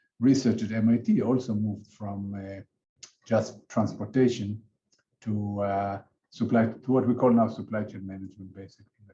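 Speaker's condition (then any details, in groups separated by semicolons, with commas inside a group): No condition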